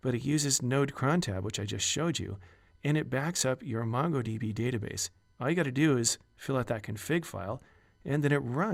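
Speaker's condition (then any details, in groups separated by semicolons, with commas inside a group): No condition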